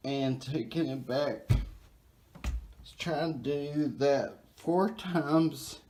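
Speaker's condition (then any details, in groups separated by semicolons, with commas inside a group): Brain injury with dysarthria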